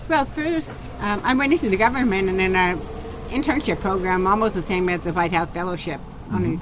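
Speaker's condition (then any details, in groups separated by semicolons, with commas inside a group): Deafness, profound, genetic, severe; formerly hearing aids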